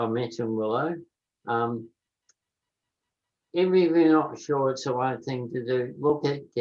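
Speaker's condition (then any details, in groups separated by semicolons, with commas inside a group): Motor neurone disease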